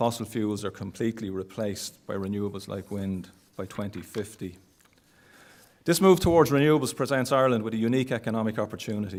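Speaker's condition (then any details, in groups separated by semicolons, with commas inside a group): No condition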